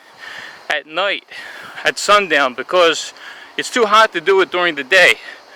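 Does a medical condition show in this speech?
No.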